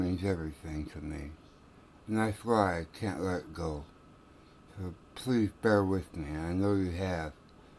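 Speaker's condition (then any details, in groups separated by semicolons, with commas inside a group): Tongue cancer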